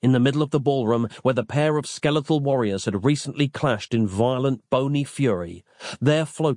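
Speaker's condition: No condition

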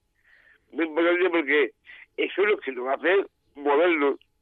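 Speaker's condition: Down syndrome; genetic, extra chromosome

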